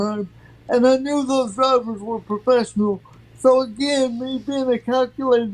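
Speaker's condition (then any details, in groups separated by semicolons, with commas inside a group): Cerebral palsy; from birth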